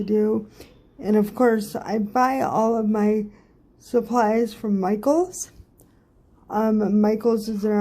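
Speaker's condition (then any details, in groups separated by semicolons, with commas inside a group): Cerebral palsy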